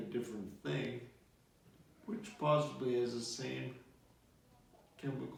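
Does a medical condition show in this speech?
Yes: multiple sclerosis.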